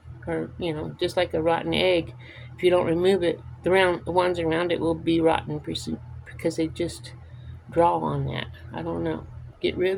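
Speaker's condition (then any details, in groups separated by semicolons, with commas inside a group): No condition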